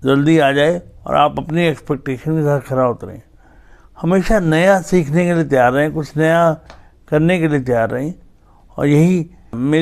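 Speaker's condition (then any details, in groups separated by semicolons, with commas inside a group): Cerebral palsy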